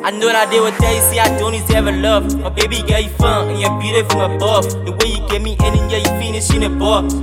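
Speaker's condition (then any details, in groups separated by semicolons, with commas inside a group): No condition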